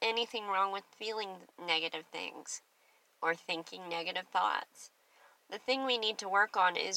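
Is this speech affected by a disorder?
Yes: cleft lip and palate; congenital, past surgeries, wears hearing aids; clear speech.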